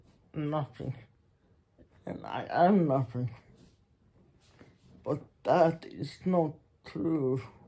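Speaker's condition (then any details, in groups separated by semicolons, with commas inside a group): Muscular Parkinson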